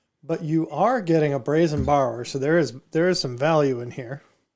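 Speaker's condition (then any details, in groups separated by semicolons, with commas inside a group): No condition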